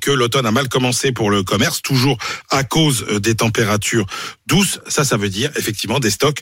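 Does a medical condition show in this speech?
No.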